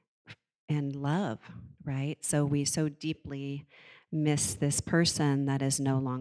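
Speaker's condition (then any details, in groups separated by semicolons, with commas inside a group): No condition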